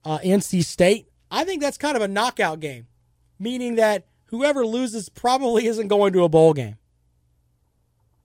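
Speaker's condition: No condition

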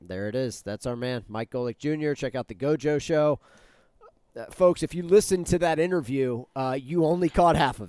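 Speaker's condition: No condition

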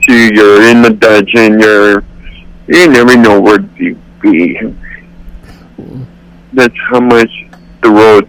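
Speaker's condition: Cerebral palsy; accepts own voice

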